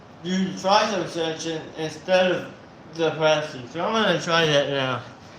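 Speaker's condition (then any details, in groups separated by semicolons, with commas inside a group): Tongue cancer surgery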